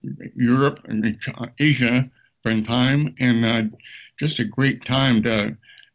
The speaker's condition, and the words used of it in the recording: Aphasia. And we talked and just, she was couldn't say the words, and I couldn't know my words, but you sure understand.